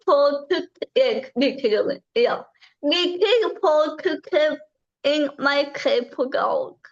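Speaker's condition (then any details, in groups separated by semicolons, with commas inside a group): Cerebral palsy; from birth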